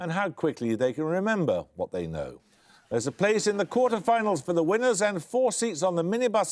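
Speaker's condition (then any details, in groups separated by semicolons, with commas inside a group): No condition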